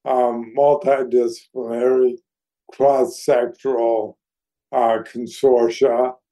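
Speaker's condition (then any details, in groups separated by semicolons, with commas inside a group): ALS; declining health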